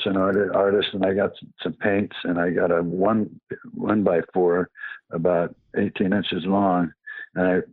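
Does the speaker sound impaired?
Yes: Parkinson's; past cancer.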